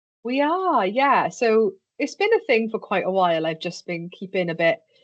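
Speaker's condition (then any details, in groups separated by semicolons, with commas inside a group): No condition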